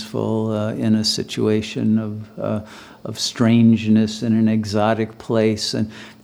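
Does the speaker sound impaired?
No.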